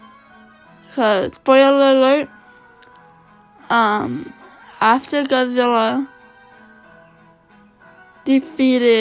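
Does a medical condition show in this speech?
Yes: cerebral palsy.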